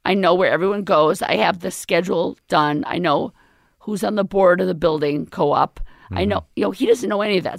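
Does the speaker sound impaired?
Yes: left vocal cord paralysis, left unilateral; permanent left cord, near-fatal pneumonia two years ago, intubation, tracheostomy, feeding tube, steroid injections; current voice temporary after recent surgery, could not talk or swallow during acute illness.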